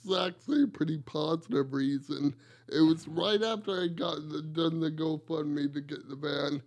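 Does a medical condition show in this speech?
Yes: cerebral palsy; from birth, two months premature, umbilical cord around neck, oxygen mask at birth, wheelchair user; can barely type.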